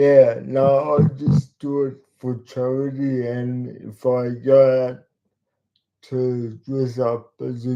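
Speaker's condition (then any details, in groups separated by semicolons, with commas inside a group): Cerebral palsy; talks slowly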